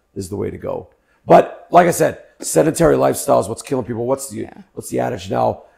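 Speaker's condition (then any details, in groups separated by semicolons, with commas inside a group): No condition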